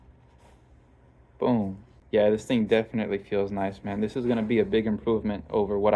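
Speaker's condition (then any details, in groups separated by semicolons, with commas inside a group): No condition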